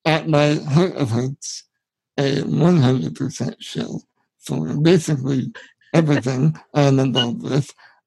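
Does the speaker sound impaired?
Yes: spinal muscular atrophy; genetic, present from birth, form of muscular dystrophy, brain signals not reaching muscles, severe atrophy in almost all muscles; needs heavily adapted van for live poker, accessible van GoFundMe started by Veronica Brill; subtitles provided for guest's speech in video version.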